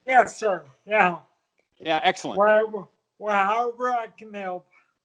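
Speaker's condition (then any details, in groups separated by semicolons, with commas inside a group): Multiple sclerosis; talking good, breathing laboured, voice improves within hours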